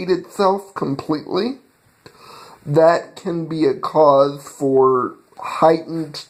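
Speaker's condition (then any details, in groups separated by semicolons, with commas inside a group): Cerebral palsy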